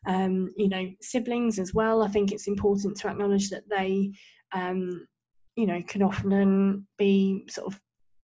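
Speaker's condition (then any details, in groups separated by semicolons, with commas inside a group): Cleft lip and palate; only three speech and language therapy sessions before discharge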